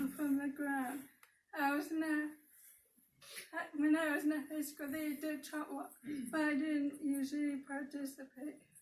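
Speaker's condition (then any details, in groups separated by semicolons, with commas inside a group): Cerebral palsy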